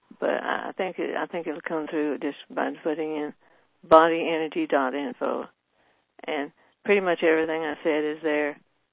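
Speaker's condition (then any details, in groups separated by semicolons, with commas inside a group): Parkinson's disease; using AO scanner technology, reports feeling better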